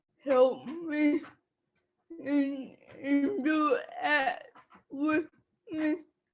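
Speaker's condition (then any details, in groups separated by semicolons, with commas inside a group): Cerebral palsy; speech affected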